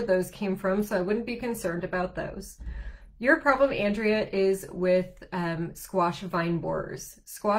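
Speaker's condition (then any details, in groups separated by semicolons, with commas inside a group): No condition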